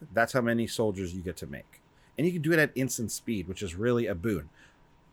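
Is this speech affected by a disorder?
No.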